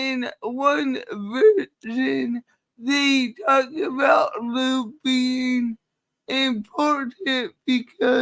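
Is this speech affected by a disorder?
Yes: cerebral palsy.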